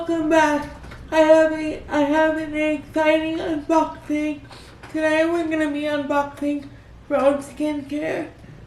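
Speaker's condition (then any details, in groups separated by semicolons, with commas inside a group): Cerebral palsy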